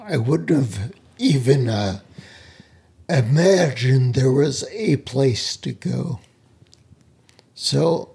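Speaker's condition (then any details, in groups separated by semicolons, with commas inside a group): Spinocerebellar ataxia; speech impediment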